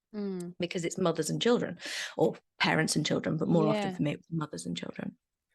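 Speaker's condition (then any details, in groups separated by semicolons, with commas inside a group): No condition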